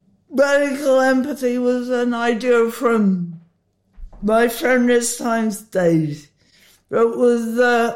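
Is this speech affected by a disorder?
Yes: Huntington's disease; inherited from father, carries mutation, learned father's diagnosis at 39, mood symptoms before medication, initially misdiagnosed; treated by Ed Wild at Bloomsbury clinic, past tominersen gene silencing trial.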